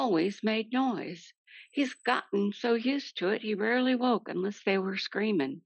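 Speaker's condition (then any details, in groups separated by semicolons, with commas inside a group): No condition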